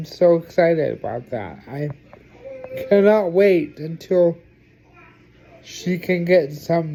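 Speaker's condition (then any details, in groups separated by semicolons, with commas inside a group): Cerebral palsy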